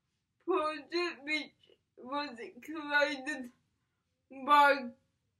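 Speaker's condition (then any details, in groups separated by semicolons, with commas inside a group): Cerebral palsy; speech affected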